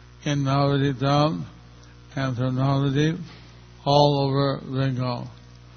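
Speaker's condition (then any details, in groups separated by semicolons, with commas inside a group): Stroke; not so easy to speak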